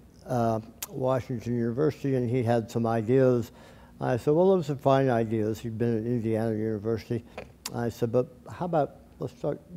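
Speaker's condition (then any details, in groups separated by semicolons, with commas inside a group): Tongue cancer surgery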